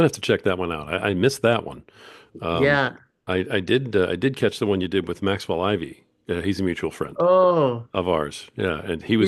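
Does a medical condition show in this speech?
No.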